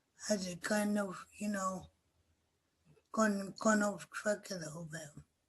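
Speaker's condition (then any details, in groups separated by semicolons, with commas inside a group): Cerebral palsy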